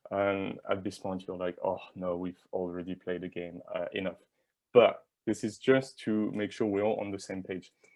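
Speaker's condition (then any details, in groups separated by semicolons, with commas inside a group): No condition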